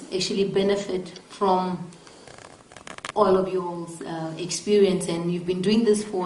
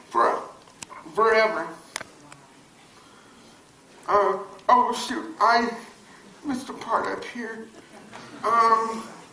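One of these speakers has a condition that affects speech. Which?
The second: cerebral palsy.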